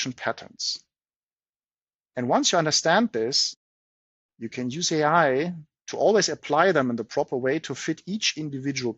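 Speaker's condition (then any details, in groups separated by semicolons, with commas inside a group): No condition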